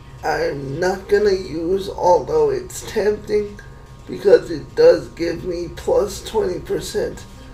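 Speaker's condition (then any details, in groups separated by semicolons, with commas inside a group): Cerebral palsy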